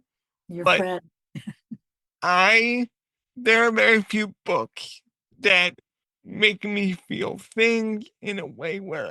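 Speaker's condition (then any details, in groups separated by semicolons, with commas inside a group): Cerebral palsy; voice sometimes sounds childlike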